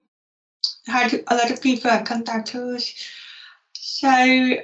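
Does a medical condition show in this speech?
Yes: profoundly deaf; profound deafness.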